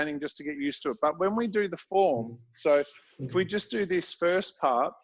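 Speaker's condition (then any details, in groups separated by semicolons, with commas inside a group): No condition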